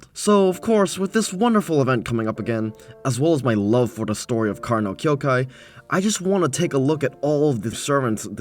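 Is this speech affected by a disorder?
No.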